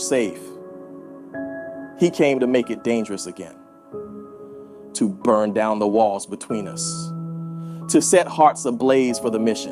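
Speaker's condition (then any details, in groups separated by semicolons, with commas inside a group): No condition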